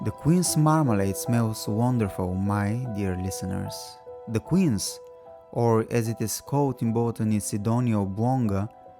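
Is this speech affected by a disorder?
No.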